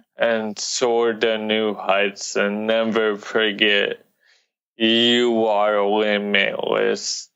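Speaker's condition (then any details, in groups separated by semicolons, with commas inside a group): Cerebral palsy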